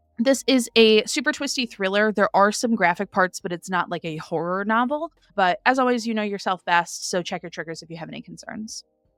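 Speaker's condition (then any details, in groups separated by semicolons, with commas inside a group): No condition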